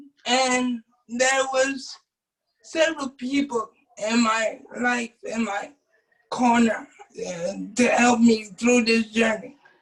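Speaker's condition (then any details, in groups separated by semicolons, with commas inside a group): Cerebral palsy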